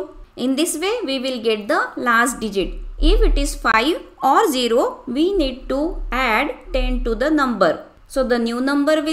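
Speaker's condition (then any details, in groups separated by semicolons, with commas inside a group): No condition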